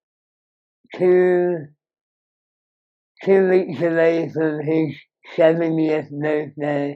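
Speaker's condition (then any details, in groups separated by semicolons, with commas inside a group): Moebius syndrome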